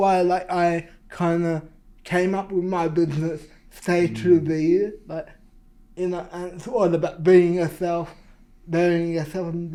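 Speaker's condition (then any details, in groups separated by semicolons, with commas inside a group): Cerebral palsy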